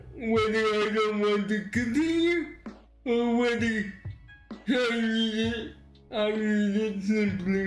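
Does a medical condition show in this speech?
Yes: cerebral palsy.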